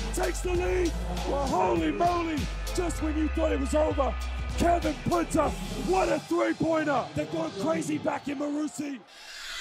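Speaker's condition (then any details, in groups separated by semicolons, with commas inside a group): No condition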